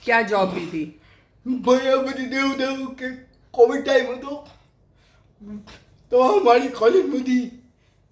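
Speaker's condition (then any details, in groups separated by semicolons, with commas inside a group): Cerebral palsy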